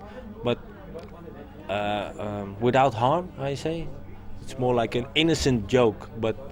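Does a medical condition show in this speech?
No.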